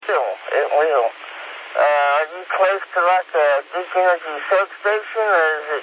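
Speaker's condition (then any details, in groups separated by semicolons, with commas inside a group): Speech impediment; several disabilities, long hard battle; some phonetic words hard to get off tongue, whiskey zulu hard, hotel alpha november easier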